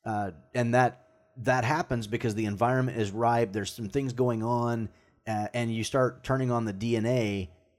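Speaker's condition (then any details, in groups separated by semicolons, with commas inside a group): No condition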